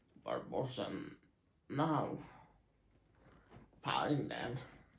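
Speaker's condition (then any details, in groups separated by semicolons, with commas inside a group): Muscular Parkinson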